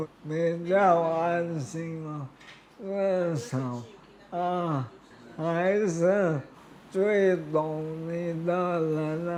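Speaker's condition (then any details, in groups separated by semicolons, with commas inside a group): Amyotrophic lateral sclerosis; diagnosed 11 years ago, mobility issues; can still speak and eat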